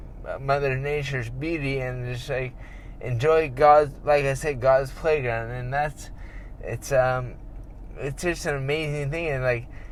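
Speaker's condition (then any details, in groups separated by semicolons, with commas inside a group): Traumatic brain injury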